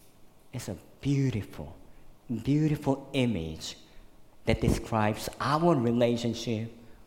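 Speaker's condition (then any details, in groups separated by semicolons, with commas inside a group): Cleft lip and palate, severe; 12 surgeries to date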